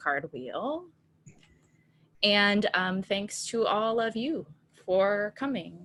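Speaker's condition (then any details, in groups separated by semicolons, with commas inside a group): No condition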